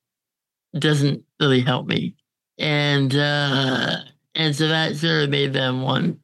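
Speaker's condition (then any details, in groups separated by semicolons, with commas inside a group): Congenital muscular dystrophy; diagnosed at 6 months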